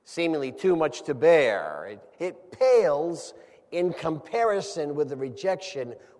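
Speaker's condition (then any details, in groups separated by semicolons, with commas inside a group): No condition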